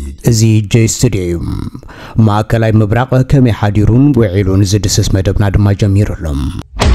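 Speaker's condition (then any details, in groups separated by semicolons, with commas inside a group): No condition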